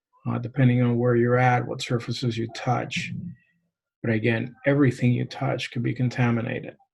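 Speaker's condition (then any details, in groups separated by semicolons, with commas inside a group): No condition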